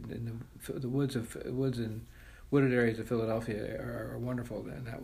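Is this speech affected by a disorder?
Yes: Parkinson's disease; traveling increasingly difficult.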